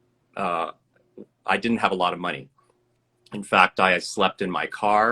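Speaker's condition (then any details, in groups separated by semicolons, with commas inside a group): No condition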